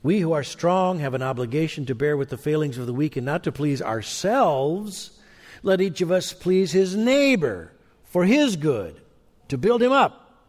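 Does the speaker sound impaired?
No.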